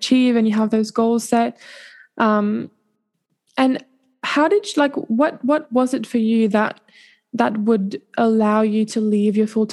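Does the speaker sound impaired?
No.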